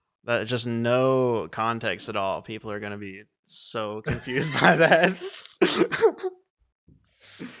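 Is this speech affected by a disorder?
No.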